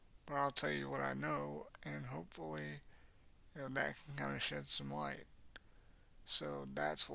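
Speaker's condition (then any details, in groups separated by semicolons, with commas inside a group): Cerebral palsy; has had speech therapy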